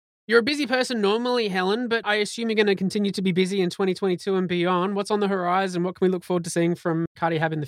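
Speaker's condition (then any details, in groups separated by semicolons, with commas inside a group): No condition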